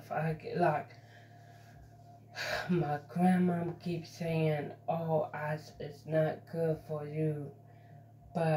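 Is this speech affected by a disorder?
Yes: mild cerebral palsy.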